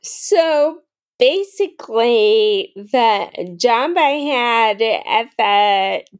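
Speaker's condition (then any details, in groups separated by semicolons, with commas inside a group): Friedreich's ataxia; rare progressive, form of muscular dystrophy, diagnosed at 17, initially mild, Muscular Dystrophy Association for braces; some speech issues, less pronounced than in others with Friedreich's ataxia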